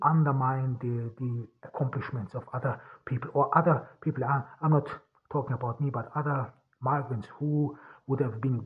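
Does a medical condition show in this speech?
Yes: stuttering; voice distorted after surviving gas attacks; unscripted podcast speech in English as non-native speaker; singing voice raw, scratchy and very deep, no voice enhancers; here prolonged sounds, blocks.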